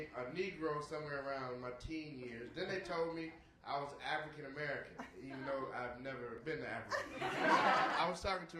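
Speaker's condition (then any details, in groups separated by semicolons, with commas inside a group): No condition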